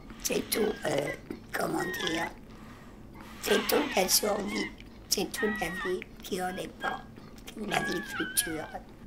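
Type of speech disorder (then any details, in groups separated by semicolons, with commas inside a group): Oesophageal speech; total laryngectomy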